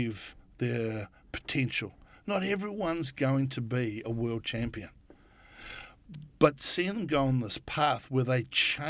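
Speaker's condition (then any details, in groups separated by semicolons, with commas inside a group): No condition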